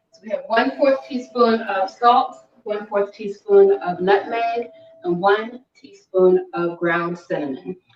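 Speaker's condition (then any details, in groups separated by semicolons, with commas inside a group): No condition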